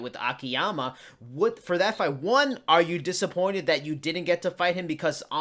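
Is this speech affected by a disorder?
No.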